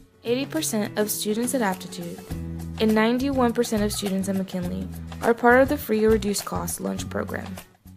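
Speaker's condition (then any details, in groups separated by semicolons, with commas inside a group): No condition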